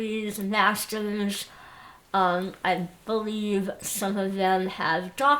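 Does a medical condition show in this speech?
Yes: Moebius syndrome.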